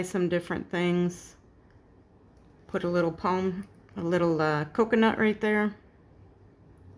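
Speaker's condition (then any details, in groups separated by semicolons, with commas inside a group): No condition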